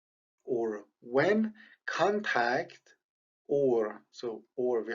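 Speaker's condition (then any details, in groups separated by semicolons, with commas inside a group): No condition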